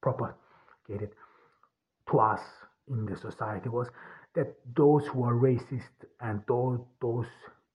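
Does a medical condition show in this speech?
Yes: stuttering; voice distorted after surviving gas attacks; unscripted podcast speech in English as non-native speaker; singing voice raw, scratchy and very deep, no voice enhancers; here blocks.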